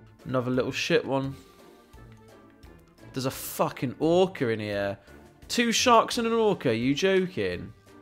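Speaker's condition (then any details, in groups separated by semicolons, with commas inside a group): No condition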